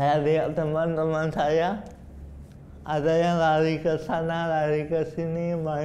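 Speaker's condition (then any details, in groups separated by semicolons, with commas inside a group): Cerebral palsy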